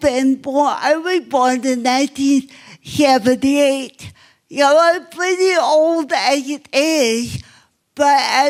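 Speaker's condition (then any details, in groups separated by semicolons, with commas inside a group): Cerebral palsy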